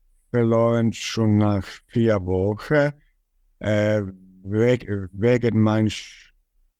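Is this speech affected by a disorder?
Yes: stuttering; stuttering since age 5, 32 years since onset; monitors speech tension to catch blocks before they come; phone calls formerly not possible, now managed; here repeated sounds, prolonged sounds.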